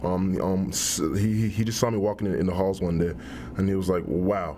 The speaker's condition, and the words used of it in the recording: Stuttering. They brought out the confidence in me, because as y'all can see, I have a stutter, so I really don't like talking